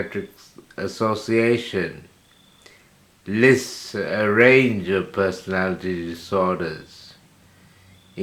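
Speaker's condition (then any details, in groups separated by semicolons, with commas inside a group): Slurred speech from poisoning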